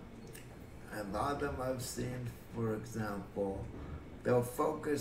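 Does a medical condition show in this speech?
Yes: cerebral palsy; affects muscle coordination.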